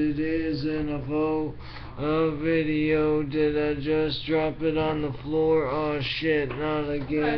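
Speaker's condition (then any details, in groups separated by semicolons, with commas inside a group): Brain injury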